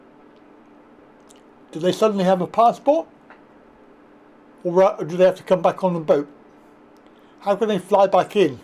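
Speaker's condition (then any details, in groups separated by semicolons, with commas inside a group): Cerebral palsy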